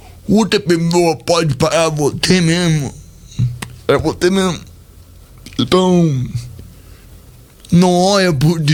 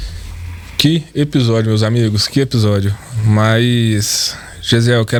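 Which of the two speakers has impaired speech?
The first: cerebral palsy; present from birth; speech not normal.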